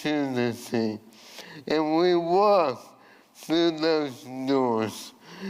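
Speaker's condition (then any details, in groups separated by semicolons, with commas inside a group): ALS; voice changed from earlier resonant voice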